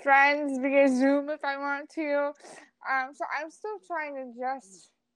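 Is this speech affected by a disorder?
Yes: cerebral palsy; lifelong, wheelchair user, able to stand only with someone supporting weight.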